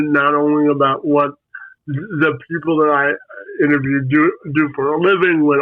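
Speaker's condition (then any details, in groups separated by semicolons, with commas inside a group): Spastic quadriplegic cerebral palsy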